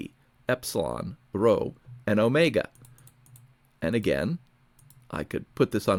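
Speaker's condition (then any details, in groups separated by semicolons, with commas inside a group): No condition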